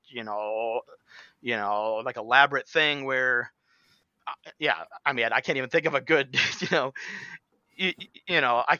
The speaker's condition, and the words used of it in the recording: Stuttering. I have a speech impediment, a stutter, but it's a lot of this live performing and like the rapping and the breath control has helped with that.